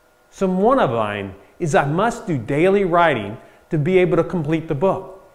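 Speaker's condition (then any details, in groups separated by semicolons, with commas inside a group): No condition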